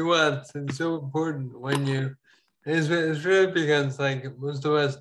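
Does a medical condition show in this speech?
Yes: ataxia; falls.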